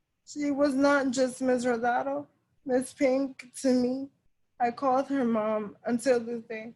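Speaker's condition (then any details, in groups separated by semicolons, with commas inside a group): Cerebral palsy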